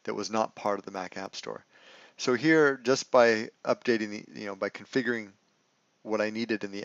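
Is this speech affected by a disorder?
No.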